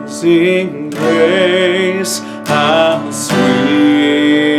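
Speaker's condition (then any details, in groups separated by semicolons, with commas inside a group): No condition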